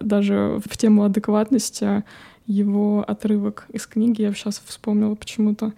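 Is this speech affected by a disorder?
No.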